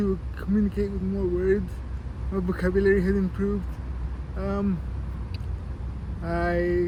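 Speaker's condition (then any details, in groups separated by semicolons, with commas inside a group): Cerebral palsy; from birth, left side more affected; adult; speech difficulty, improved after childhood speech therapy, still struggles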